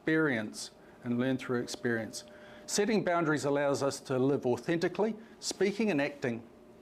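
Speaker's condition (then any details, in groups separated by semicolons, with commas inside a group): No condition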